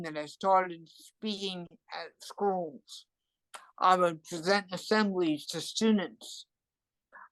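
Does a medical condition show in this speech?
Yes: cerebral palsy; from birth, hearing loss.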